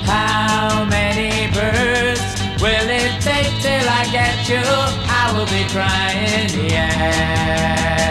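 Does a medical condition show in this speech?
No.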